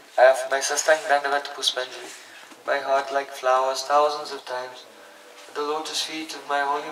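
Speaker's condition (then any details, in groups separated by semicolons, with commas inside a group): No condition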